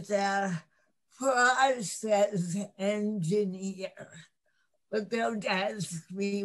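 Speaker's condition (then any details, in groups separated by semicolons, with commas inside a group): Cerebral palsy; lifelong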